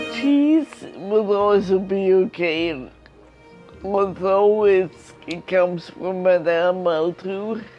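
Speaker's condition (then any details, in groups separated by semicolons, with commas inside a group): Multiple sclerosis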